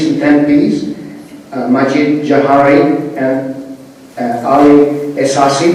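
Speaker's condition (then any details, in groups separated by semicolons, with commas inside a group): No condition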